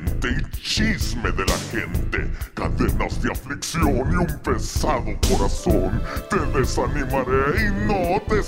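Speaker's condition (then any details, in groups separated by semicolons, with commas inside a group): No condition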